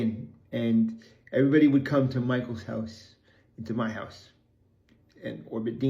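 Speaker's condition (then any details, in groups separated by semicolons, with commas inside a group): Cerebral palsy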